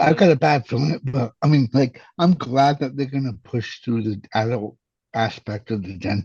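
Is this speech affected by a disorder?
Yes: cerebral palsy.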